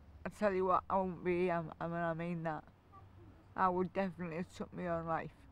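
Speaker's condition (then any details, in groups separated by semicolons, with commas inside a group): Progressive multiple sclerosis; 10 years since diagnosis, symptoms years earlier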